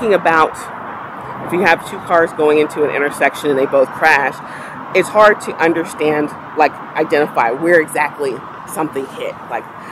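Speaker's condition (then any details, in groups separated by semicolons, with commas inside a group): No condition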